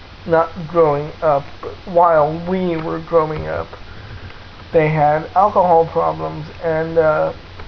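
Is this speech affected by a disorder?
Yes: cerebral palsy.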